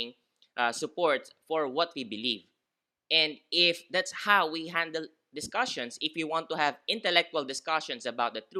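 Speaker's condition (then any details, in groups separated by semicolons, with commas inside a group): No condition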